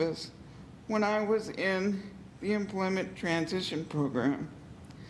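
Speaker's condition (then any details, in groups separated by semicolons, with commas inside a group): Cerebral palsy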